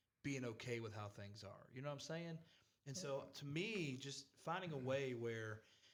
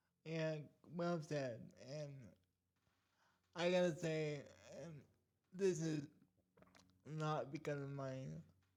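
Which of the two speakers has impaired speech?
The second: cerebral palsy; cannot type, dictates writing; atypical speech, concentrates on voice and pronunciation publicly.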